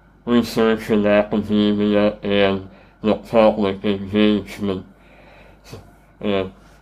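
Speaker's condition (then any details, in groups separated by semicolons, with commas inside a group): Treacher Collins syndrome; worse on telephone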